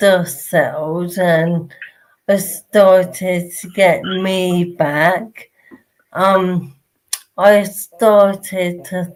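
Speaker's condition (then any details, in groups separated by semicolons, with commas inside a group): Motor neurone disease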